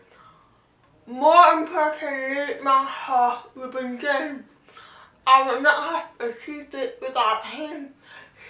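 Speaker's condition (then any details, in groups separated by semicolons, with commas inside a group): Cerebral palsy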